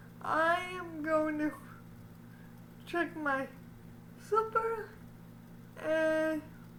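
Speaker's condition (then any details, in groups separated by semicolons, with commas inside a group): Cerebral palsy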